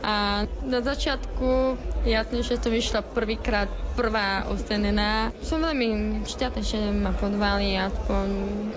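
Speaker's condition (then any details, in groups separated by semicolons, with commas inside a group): Deafness; born hearing, near-total hearing loss in early childhood, caused by medicines given as treatment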